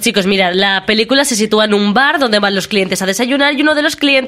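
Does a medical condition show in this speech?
No.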